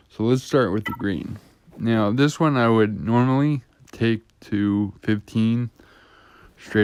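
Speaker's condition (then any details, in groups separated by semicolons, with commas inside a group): Cerebral palsy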